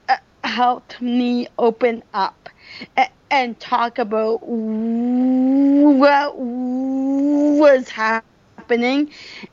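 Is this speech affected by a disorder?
Yes: stuttering; developmental stutter since starting to talk, childhood speech therapy with speech pathologist Lisa Avery; stuttering audible during interview, finds stuttering exhausting; stutters more with opposite sex, therapy taught slower blended speech, cannot sustain it in job interviews; here prolonged sounds, blocks.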